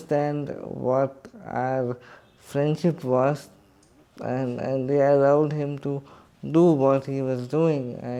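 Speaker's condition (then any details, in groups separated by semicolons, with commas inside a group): Cerebral palsy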